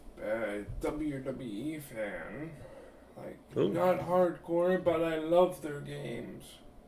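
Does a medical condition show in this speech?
Yes: cerebral palsy; limbs affected.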